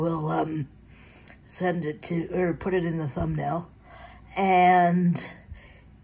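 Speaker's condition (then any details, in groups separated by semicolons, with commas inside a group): Cerebral palsy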